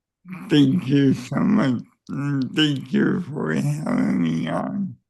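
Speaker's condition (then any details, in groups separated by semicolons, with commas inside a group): Cerebral palsy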